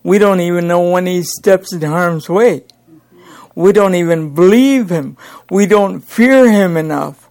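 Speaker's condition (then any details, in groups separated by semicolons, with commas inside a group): Cerebral palsy; present from birth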